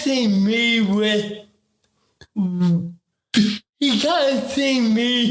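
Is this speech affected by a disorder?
Yes: ataxic cerebral palsy; affects talking.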